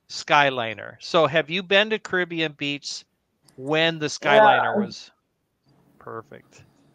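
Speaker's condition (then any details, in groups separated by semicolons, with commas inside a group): No condition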